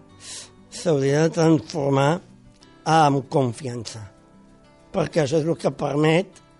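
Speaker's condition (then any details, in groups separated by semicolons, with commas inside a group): Down syndrome; congenital, born with it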